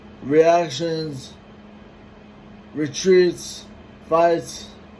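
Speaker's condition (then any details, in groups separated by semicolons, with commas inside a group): Brain injury; relearned talking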